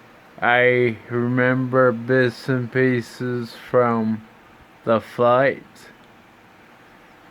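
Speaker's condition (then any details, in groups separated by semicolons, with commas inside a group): Brain injury (brain shearing)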